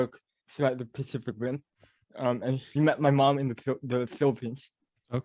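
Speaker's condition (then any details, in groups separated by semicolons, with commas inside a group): Cerebral palsy; mild speech impediment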